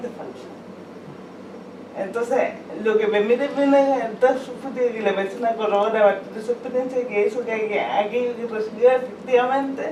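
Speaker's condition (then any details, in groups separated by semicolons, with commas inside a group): Cerebral palsy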